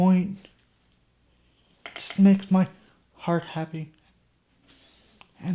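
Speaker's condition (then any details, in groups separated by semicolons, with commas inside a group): Cerebral palsy; from birth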